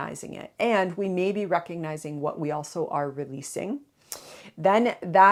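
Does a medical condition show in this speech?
No.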